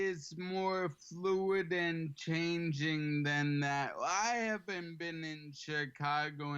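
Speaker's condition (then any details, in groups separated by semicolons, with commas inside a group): ALS; slightly slurred, has to slow down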